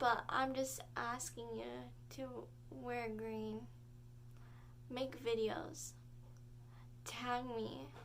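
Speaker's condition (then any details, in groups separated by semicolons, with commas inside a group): Cerebral palsy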